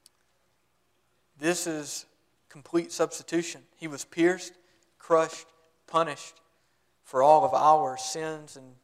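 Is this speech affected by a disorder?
No.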